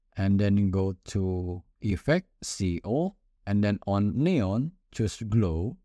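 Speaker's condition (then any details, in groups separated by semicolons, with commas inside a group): No condition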